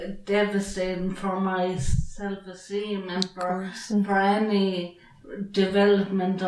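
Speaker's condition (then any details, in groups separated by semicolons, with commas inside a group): Traumatic brain injury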